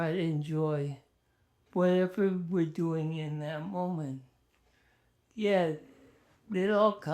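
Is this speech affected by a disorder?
Yes: ALS.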